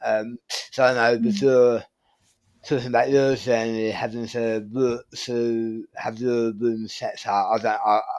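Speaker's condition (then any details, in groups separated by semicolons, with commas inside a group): Tongue cancer surgery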